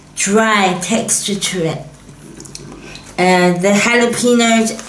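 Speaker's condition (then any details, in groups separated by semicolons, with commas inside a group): Cerebral palsy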